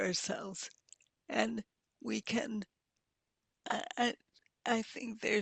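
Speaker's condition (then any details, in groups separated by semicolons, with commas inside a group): Multiple sclerosis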